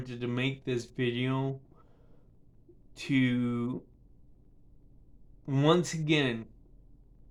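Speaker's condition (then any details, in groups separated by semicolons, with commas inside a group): Cerebral palsy; affects speech and balance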